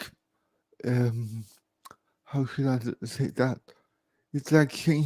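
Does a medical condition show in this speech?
Yes: cerebral palsy, severe.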